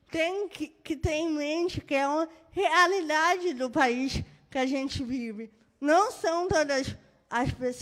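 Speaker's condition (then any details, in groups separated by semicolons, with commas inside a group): Cerebral palsy; birth brain injury; moderate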